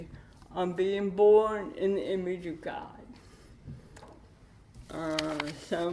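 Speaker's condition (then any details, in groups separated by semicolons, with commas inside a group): Cerebral palsy with dystonia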